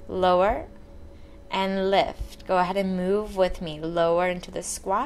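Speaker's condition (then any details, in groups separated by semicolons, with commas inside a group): No condition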